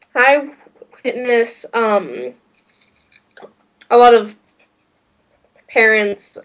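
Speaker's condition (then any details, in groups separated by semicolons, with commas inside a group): Stuttering; stuttering since about age 3, father also stutters; age 16, 13 years since onset, ineffective school therapy, now stuttering-trained professional, friends support group conventions; blocks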